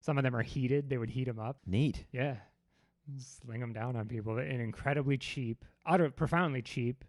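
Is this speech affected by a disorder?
No.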